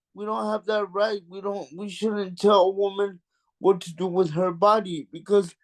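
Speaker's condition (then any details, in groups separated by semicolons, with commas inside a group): Cerebral palsy; mild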